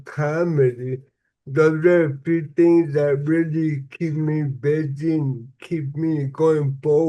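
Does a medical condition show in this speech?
Yes: cerebral palsy; many involuntary movements, sits rather than stands; somewhat slurred speech.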